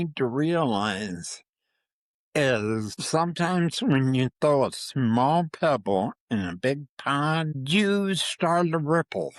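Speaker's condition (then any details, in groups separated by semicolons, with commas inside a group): Parkinson's disease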